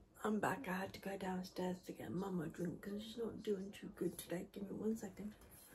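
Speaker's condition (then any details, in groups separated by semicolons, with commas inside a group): Cerebral palsy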